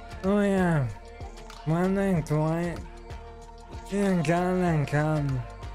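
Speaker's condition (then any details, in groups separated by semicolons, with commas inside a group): ALS; stem cell treatment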